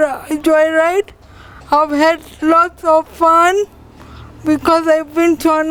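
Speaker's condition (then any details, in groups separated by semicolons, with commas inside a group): Cerebral palsy; from birth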